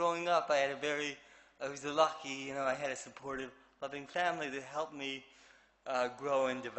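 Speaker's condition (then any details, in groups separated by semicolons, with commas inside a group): Cerebral palsy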